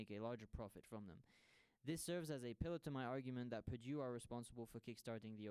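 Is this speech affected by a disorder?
No.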